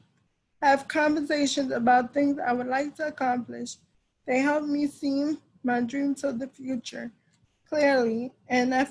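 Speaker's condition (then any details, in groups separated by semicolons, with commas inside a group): Cerebral palsy; cerebral palsy, uses wheelchair; diagnosed at 9 months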